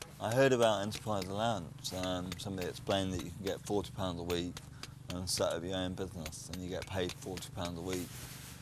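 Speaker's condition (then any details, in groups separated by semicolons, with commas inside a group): Cerebral palsy; speech defect since childhood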